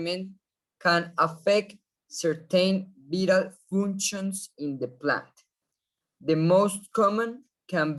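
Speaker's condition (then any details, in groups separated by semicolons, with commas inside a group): No condition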